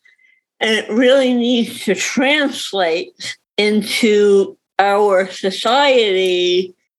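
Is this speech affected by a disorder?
Yes: cerebral palsy; visible cerebral palsy.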